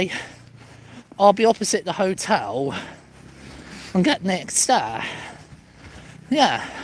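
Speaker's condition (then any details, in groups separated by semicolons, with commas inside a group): No condition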